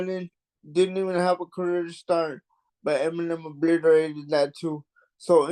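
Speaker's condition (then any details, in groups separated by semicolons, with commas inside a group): Cerebral palsy; mild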